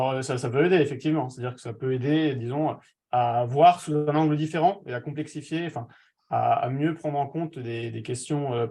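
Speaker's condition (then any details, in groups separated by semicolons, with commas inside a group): No condition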